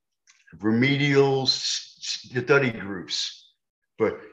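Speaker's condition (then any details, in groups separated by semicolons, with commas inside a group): Stuttering; since childhood, uncle also stuttered, made to speak with marbles in mouth as child; 90% of speech stuttered into 20s, avoided speaking in class due to mockery; prolonged sounds, blocks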